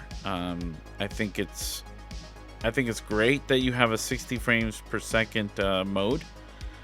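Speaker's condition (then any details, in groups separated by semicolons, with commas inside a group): No condition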